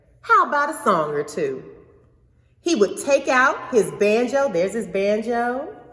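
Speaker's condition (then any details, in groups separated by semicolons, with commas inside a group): No condition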